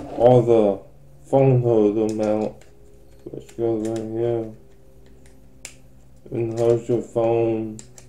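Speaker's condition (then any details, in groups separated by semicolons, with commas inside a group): Ataxic cerebral palsy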